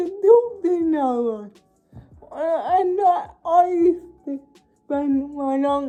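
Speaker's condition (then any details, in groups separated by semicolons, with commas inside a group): Cerebral palsy; uses feeding aid; sounds a little funny, breathing affected, recent voice trouble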